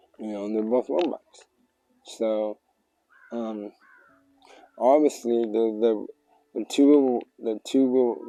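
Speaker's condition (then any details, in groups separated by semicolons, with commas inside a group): Cerebral palsy; tends to mess up words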